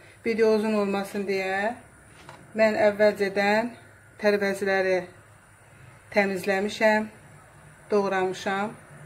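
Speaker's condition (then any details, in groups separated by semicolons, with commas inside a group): No condition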